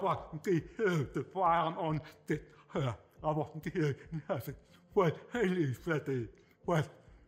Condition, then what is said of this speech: Deafness. I'm relying on lip reading and using my hand.